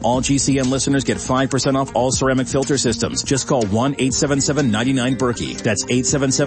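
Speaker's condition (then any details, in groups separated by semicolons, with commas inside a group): No condition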